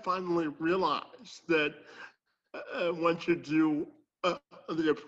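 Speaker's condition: Spastic quadriplegic cerebral palsy; standing endurance

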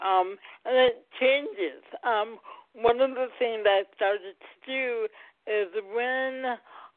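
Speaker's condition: Cerebral palsy, mild

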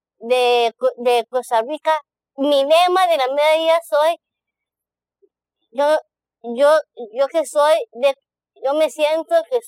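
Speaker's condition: Down syndrome; present from birth

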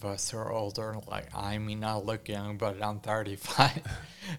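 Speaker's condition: Ataxia after strokes, mild; formerly walker and cane

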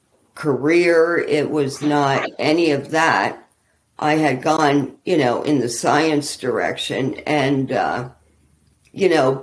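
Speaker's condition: ALS; walking impaired, not yet bad, expects progression

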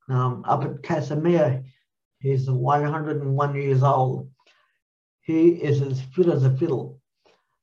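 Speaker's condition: Cerebral palsy, mild

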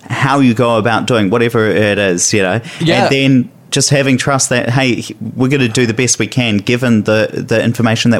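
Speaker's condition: No condition

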